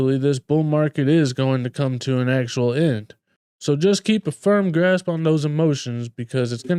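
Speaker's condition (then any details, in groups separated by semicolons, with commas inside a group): No condition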